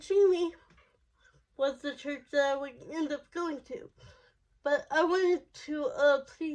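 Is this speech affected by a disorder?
Yes: cerebral palsy.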